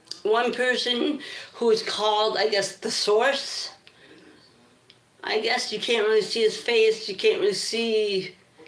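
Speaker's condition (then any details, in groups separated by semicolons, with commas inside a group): Cerebral palsy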